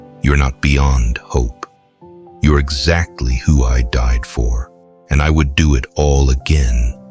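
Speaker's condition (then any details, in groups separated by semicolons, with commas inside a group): No condition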